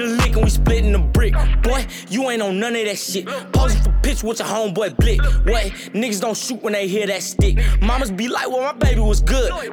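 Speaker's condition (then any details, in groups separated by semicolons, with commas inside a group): No condition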